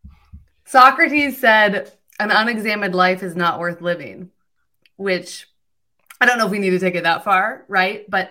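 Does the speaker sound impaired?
No.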